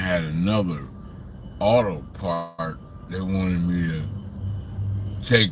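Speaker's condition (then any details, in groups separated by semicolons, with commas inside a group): Slurred speech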